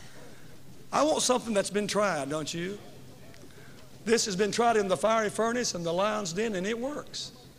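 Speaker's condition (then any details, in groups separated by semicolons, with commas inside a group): No condition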